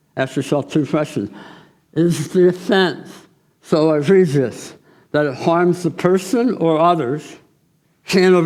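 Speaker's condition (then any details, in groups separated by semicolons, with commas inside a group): Tongue cancer surgery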